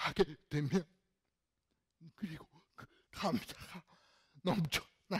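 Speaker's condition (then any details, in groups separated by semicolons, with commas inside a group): Cerebral palsy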